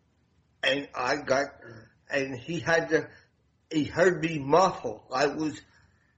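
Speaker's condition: Damaged voice box; at least 25 years ago

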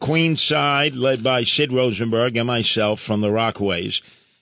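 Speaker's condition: No condition

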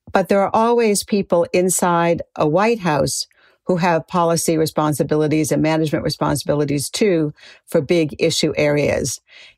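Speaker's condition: No condition

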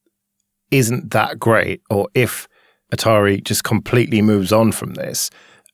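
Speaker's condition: No condition

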